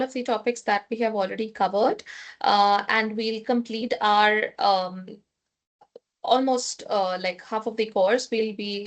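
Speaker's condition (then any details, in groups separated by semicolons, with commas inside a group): No condition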